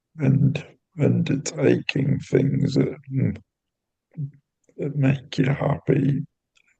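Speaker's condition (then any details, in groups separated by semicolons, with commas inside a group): Cerebral palsy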